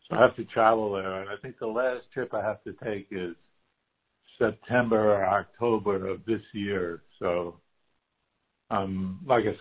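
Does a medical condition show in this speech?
Yes: Parkinson's disease; stem cell infusions in Houston, infusions finished, assessment due in september; participating in phase two clinical trial of new innovative therapy, travels to Houston.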